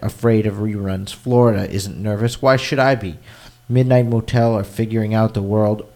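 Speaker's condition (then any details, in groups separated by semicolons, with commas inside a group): No condition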